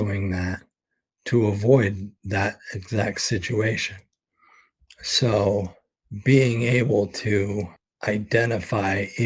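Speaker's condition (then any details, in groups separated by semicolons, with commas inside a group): ALS; expects to lose voice very soon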